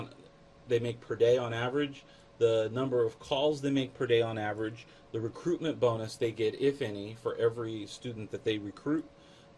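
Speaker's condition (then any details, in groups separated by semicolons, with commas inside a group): No condition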